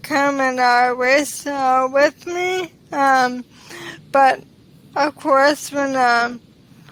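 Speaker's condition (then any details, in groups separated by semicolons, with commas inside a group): ALS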